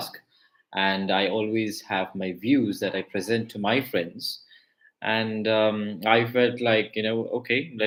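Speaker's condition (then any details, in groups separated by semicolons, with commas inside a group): No condition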